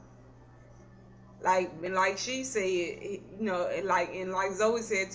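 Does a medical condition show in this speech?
Yes: cerebral palsy; not paralyzed, can stand.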